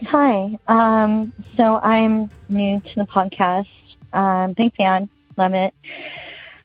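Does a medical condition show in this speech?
Yes: bilateral cleft lip and palate; congenital, surgeries from three days old until age 16.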